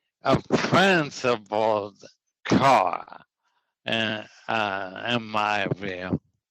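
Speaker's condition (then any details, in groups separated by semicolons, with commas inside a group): ALS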